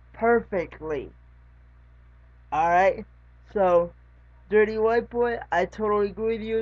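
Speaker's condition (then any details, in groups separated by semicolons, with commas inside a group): Cerebral palsy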